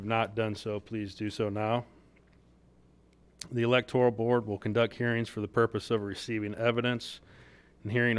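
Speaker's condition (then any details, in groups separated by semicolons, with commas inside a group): No condition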